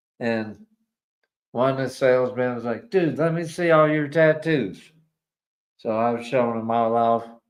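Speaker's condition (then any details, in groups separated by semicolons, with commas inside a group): ALS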